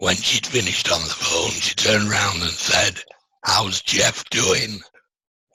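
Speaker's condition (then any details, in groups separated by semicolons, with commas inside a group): Laryngectomy; laryngectomy, voice prosthesis, radiotherapy after operation; seven years since laryngectomy, changes own voice prosthesis; speaks via voice prosthesis valve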